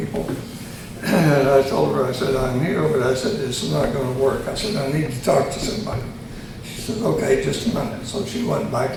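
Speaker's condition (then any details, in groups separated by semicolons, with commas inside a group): Tongue cancer surgery; both sides of tongue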